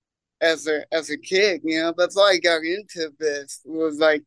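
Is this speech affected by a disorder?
Yes: cerebral palsy; congenital, lack of oxygen at birth, stroke-like state, left side of body, walks unassisted with limp.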